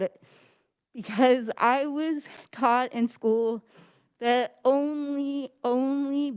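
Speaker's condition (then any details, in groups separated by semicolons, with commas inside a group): Cerebral palsy; spasticity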